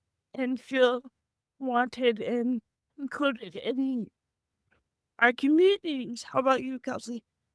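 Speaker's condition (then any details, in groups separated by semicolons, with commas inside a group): Cerebral palsy; from birth; had speech therapy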